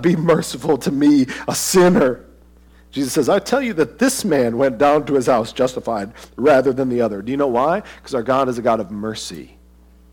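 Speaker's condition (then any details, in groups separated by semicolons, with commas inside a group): No condition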